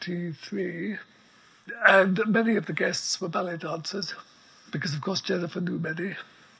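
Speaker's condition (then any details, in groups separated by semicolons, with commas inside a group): ALS; progressive neuromuscular illness, effectively quadriplegic, wheelchair within 6 months of diagnosis, writes by dictation; immobile, needs breathing apparatus, plastic pump behind neck into nose controlling breath rate; voice very weak, needs amplifier, breathing apparatus audible in background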